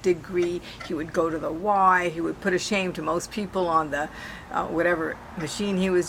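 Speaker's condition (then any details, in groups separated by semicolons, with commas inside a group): No condition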